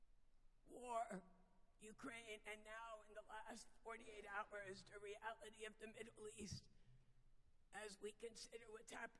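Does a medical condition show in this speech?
Yes: vocal dysphonia; vocal dysphonia diagnosed, has taken away ability to sing; noticeably sultry voice, not painful; lost singing ability, still able to speak.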